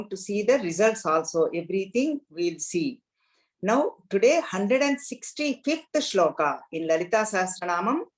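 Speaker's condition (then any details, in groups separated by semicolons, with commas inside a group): No condition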